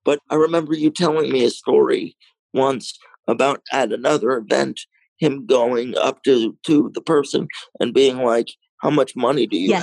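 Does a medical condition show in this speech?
Yes: cerebral palsy, mild; lungs collapsed three days after birth, lack of oxygen, bleeding in one brain area, incubator nine weeks, lifelong wheelchair; self-rated severity about 3 of 10, needs some daily help, mostly independent.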